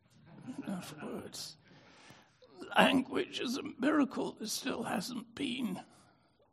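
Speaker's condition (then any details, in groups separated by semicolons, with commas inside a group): Spasmodic dystonia; prior stroke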